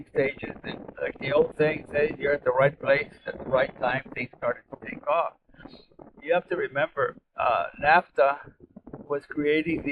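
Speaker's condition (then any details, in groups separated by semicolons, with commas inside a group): No condition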